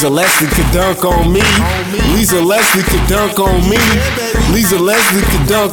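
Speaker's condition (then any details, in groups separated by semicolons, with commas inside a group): No condition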